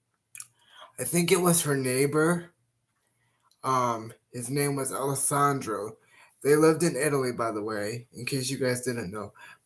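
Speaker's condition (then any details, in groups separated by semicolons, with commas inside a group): Cerebral palsy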